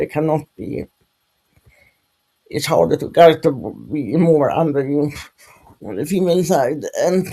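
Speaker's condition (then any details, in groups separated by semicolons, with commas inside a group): Dystonia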